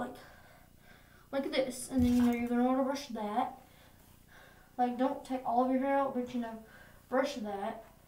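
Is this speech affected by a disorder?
No.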